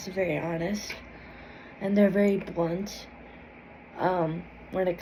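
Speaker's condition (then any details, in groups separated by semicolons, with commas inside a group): Cerebral palsy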